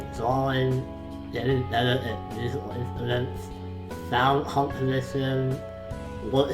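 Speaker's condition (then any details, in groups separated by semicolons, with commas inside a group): Facial palsy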